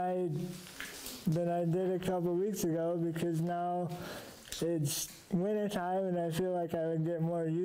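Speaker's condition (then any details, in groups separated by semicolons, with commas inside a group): Cerebral palsy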